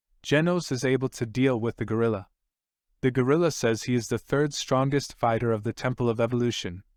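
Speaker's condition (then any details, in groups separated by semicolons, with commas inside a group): No condition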